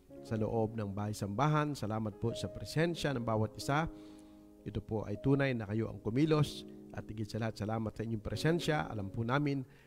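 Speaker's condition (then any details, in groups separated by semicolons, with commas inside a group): No condition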